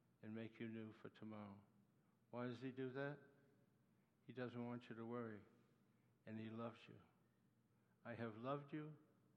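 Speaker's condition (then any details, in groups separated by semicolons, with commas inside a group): Parkinson's disease; Parkinson's attacks muscles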